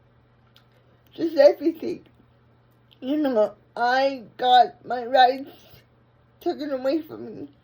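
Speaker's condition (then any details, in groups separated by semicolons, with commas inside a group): Brain injury; unable to walk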